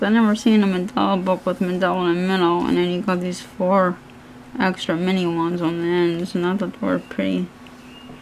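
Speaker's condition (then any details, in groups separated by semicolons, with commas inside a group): Cerebral palsy; hands affected, shaking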